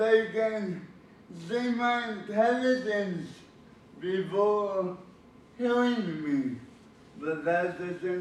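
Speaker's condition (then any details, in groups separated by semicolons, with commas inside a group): Cerebral palsy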